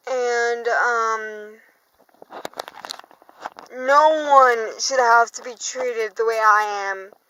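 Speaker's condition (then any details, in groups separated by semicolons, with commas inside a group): Cerebral palsy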